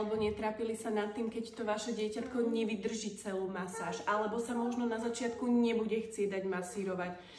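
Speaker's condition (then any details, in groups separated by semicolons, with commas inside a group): No condition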